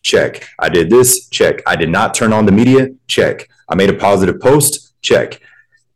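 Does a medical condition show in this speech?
No.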